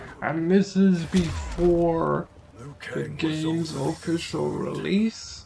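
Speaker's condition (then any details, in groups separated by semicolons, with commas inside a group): Cerebral palsy; limbs affected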